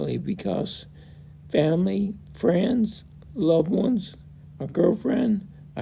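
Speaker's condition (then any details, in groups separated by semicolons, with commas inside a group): Multiple system atrophy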